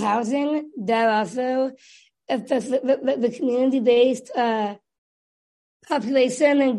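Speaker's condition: Down syndrome; developmental disability from birth

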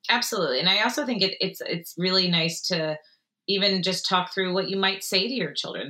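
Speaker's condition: No condition

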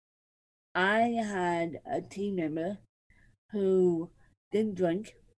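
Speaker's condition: Cerebral palsy; diagnosis pending

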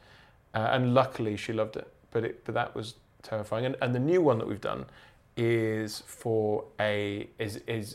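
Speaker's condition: Stammer; stammer since childhood, very bad growing up; still has a stammer; repeated sounds, prolonged sounds

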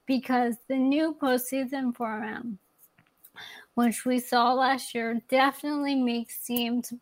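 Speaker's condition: ALS; young onset, young woman living with ALS

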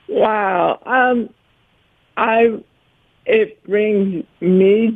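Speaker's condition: ALS; ALS diagnosed at 47, early sign running into walls, no use of hands, arms, legs; about 7 years since diagnosis, slow progressor, cannot move, types with eyes on computer; tongue affected, speaks more slowly than before, worried about voice, held up over 15 minutes

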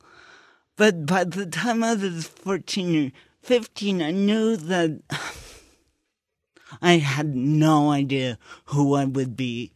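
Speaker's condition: Cerebral palsy; 50 plus years with condition

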